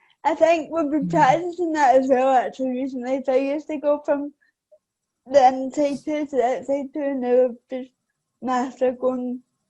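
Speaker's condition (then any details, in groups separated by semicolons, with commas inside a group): Cerebral palsy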